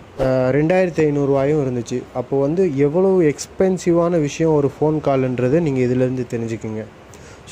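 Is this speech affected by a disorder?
No.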